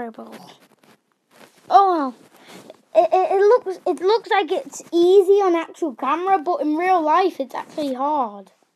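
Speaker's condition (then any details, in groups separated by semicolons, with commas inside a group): No condition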